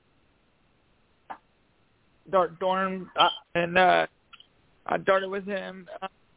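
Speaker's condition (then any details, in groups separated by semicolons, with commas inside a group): Cerebral palsy; past challenges speaking up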